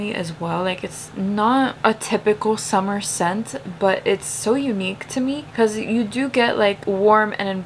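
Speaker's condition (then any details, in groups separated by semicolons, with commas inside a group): No condition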